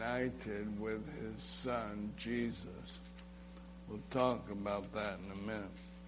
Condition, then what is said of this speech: ALS (motor neuron disease). People are patient when I drop things, when I choke, spit